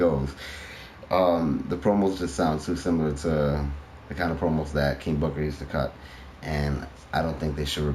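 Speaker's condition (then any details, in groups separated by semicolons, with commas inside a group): No condition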